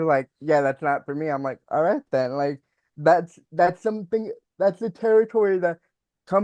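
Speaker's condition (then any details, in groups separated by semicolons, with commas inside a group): Cerebral palsy; mild speech impediment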